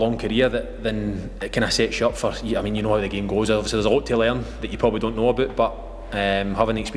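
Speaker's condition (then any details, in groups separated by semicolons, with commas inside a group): No condition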